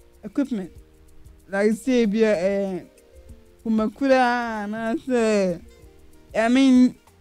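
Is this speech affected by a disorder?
Yes: cerebral palsy; acquired, not from birth.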